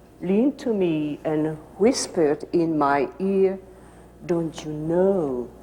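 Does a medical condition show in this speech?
No.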